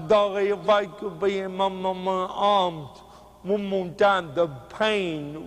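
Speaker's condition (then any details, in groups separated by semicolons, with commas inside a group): Cerebral palsy; speech hard to understand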